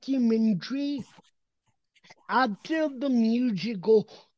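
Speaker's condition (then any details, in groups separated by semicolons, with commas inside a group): Cerebral palsy; calm voice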